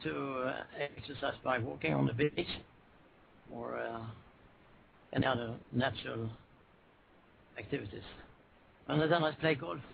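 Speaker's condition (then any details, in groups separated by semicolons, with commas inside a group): Parkinson's disease; breathing calms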